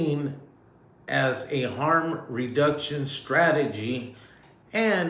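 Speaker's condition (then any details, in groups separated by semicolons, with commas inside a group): No condition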